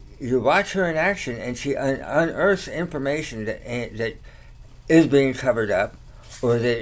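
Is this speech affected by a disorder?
Yes: tongue cancer surgery; radiation.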